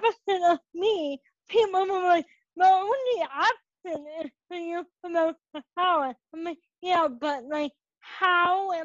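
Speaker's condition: Cerebral palsy; present from birth

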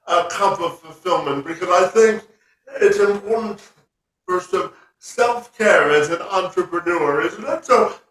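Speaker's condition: Cerebral palsy; cerebral palsy from birth, lifelong

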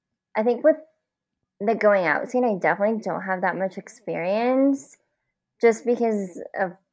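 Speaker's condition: Cleft palate; congenital

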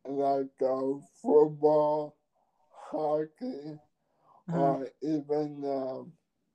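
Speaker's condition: ALS; nearly 10 years since diagnosis, progressing, still speaking with own voice

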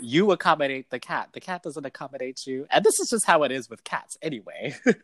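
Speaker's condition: No condition

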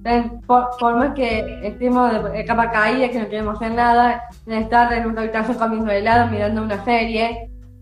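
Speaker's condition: Down syndrome; from birth

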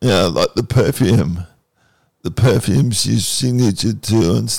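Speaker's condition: Cerebral palsy

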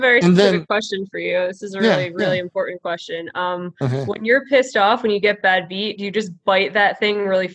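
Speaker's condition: No condition

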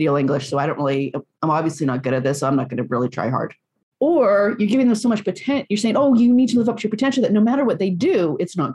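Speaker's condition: No condition

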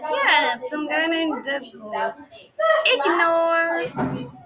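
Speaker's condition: No condition

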